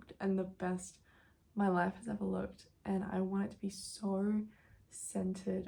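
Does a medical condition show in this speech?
No.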